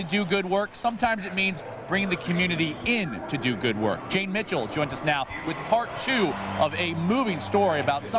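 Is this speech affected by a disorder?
No.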